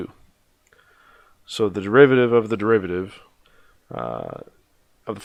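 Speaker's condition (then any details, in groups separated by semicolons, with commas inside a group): No condition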